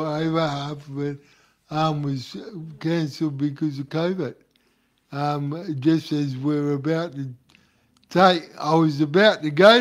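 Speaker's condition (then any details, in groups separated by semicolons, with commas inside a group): Cerebral palsy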